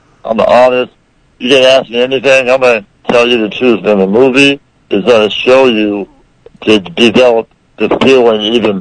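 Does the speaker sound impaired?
Yes: muscular dystrophy; rare form of muscular dystrophy, about 500 people have it, from birth, age 30.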